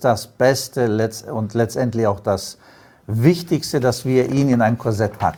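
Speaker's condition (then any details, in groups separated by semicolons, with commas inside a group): No condition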